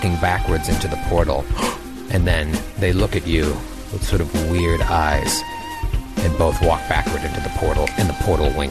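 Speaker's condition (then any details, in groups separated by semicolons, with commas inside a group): No condition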